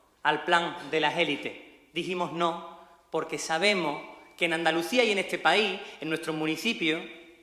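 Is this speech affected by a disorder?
No.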